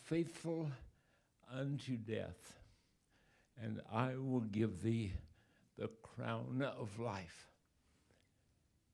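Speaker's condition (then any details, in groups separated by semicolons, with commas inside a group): ALS; body weakening, 2 years since onset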